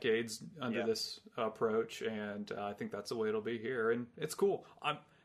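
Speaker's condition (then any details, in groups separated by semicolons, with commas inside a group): No condition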